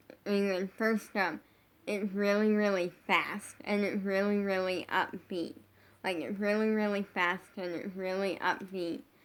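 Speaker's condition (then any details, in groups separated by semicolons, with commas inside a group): Brain injury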